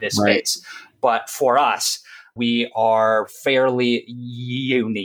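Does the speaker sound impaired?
Yes: stutter; essentially mute for a good chunk of youth; noticeable to listeners; here prolonged sounds.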